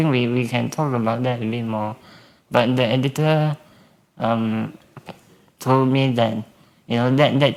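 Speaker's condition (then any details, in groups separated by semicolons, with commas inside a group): Spinal muscular atrophy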